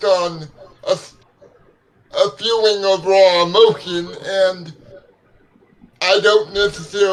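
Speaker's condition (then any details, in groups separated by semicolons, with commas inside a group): Cerebral palsy; legs affected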